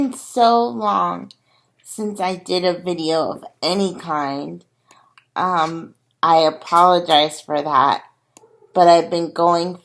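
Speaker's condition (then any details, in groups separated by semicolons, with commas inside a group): Cerebral palsy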